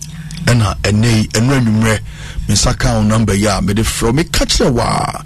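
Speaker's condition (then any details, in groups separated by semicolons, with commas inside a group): No condition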